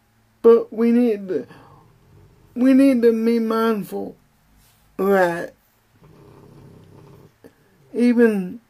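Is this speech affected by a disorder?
Yes: spastic cerebral palsy; present from birth, uses wheelchair.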